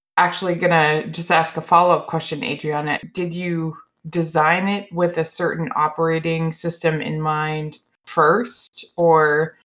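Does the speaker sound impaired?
No.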